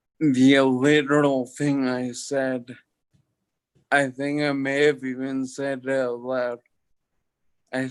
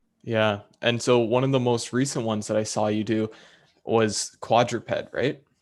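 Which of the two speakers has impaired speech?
The first: toxic leukoencephalopathy, locked-in syndrome; stage 4 toxic progressive leukoencephalopathy, heroin smoking, white matter, locked-in; recovered; early voice sounded deaf, later lost speech and eating, voice changed.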